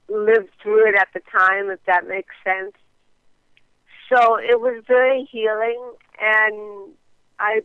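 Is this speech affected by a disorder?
Yes: cerebral palsy; speech and physical therapy.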